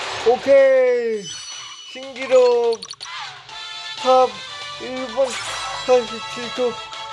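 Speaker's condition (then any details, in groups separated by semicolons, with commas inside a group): Brain lesion disability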